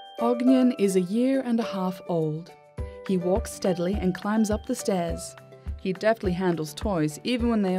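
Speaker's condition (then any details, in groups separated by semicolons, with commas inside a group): No condition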